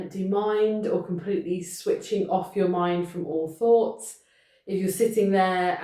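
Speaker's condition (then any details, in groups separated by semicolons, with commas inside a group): No condition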